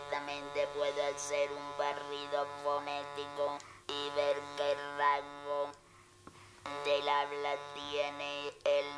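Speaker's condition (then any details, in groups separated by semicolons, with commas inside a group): Total laryngectomy; laryngeal cancer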